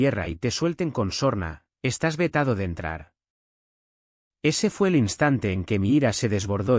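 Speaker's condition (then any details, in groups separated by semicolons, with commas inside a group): No condition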